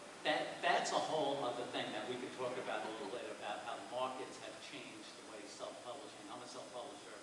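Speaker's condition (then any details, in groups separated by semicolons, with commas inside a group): No condition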